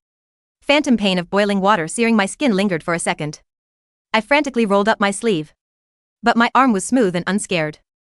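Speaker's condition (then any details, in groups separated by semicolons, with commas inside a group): No condition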